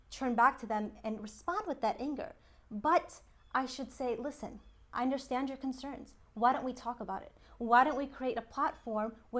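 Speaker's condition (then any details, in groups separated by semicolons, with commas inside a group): No condition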